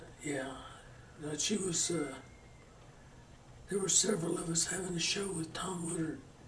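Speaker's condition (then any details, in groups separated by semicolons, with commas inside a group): Parkinson's; slowing down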